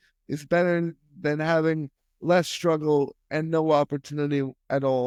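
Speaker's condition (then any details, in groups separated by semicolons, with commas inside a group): Spastic quadriplegic cerebral palsy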